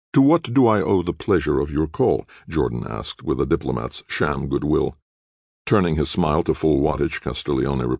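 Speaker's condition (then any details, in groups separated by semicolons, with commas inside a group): No condition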